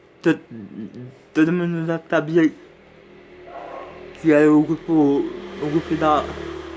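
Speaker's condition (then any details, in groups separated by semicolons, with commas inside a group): Cerebral palsy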